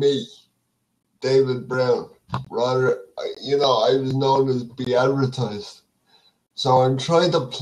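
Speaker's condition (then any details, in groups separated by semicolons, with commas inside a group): Cerebral palsy; speech affected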